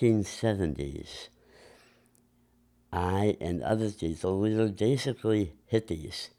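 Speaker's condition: Enlarged tongue from vascular growth; 2 or 3 laser treatments to tongue and face

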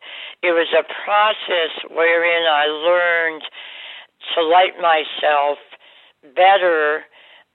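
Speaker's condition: Oral cancer surgery, jaw removal

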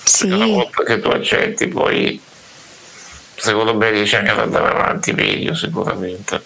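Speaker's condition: Duchenne muscular dystrophy; diagnosed around age six and a half

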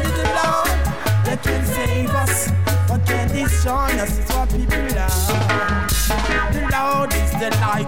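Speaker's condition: No condition

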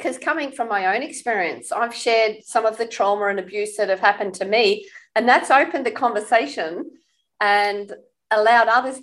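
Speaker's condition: No condition

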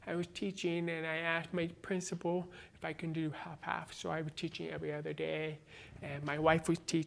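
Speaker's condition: Born deaf, cochlear implant, congenital

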